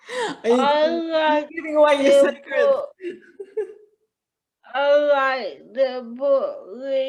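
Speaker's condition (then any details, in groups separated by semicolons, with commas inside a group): Cerebral palsy; powerchair user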